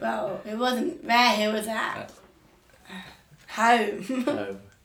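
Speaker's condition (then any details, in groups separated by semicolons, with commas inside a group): Down syndrome; Down syndrome since birth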